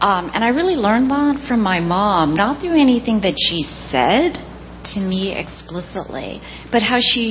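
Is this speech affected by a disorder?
No.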